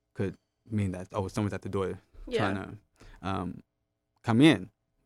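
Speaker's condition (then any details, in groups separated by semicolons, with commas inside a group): Hard of hearing, gentamicin-induced hearing loss; hearing loss caused by Gentamicin, right ear profound near deaf, left ear moderate, wears hearing aids; speech therapy due to hearing loss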